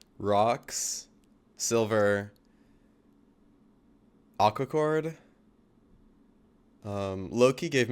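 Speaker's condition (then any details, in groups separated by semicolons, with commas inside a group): No condition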